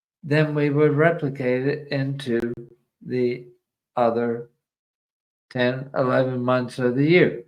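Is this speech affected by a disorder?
Yes: ALS.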